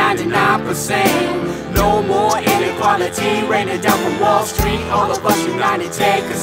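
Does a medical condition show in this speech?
No.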